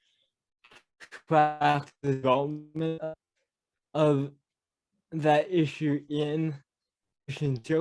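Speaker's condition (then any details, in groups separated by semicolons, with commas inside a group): Cerebral palsy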